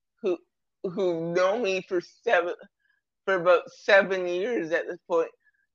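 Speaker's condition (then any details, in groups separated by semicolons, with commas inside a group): Cerebral palsy; present from birth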